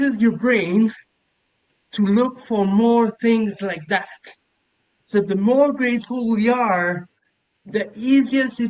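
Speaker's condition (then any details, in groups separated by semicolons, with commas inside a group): Cerebral palsy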